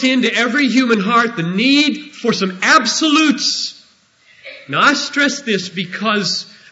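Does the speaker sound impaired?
No.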